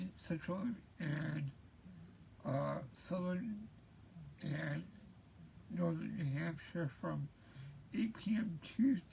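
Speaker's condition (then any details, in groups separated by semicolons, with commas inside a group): Cerebral palsy; present since birth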